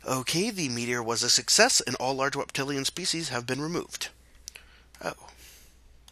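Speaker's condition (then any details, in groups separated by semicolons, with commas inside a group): No condition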